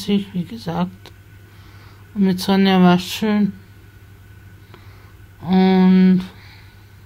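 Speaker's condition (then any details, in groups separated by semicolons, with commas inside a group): Spasticity from birth; multiple sclerosis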